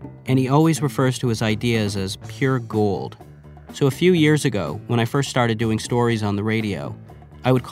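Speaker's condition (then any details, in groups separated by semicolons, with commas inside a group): No condition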